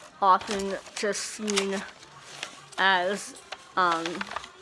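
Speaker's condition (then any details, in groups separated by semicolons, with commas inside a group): Moebius syndrome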